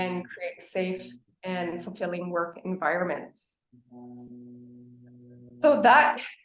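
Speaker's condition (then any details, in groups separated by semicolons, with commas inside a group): No condition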